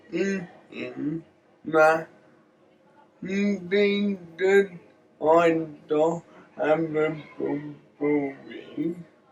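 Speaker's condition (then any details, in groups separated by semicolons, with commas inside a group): Cerebral palsy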